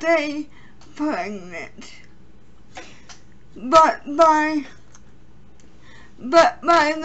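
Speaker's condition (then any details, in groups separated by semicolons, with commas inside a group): Cerebral palsy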